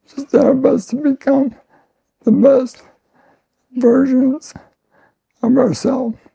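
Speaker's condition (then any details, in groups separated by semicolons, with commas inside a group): ALS; slowly progressing form, arms, legs, voice, lungs affected; voice and lungs affected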